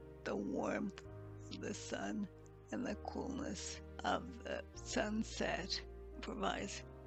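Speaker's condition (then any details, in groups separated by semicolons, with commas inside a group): Multiple sclerosis; quadriplegic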